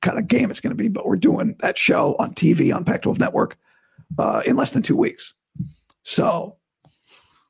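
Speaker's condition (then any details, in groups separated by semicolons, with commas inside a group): Vocal cord surgery recovery; voice still sounds bad to new listeners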